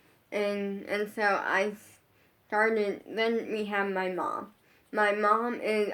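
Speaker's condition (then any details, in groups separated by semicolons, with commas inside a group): Brain injury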